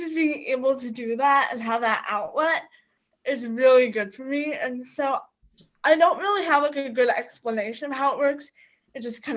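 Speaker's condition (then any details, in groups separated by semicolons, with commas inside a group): Cerebral palsy; quadriplegic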